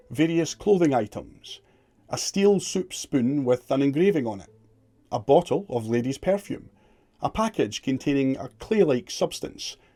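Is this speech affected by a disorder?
No.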